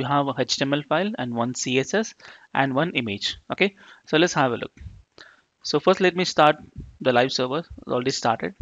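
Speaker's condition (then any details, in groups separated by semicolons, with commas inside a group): No condition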